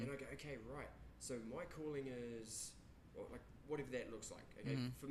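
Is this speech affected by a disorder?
No.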